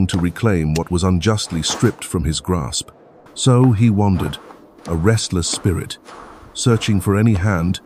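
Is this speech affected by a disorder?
No.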